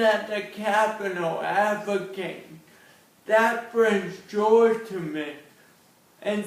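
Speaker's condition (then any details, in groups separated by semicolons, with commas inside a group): Cerebral palsy; since birth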